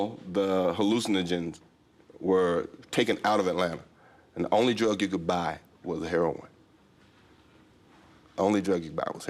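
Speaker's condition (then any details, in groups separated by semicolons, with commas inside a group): No condition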